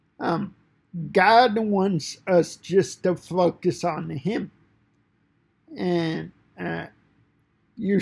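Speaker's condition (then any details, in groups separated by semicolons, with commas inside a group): Cerebral palsy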